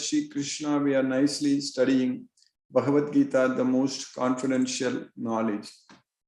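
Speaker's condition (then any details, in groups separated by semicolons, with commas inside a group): No condition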